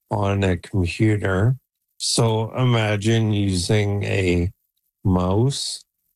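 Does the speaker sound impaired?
Yes: ALS; onset left leg freezing, diagnosed at 47, Neuralink N1 brain implant, voice banked via 11 labs; age 48, N1 implant about 3 months, Toronto Western Hospital trial, controls computer by thought; voice declining, expects soon to lose speech, computer to speak with 11 labs banked voice.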